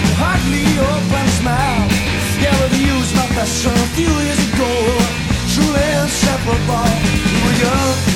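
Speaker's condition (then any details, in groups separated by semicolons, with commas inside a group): No condition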